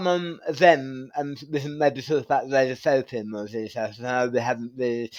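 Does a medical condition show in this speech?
Yes: tongue cancer surgery.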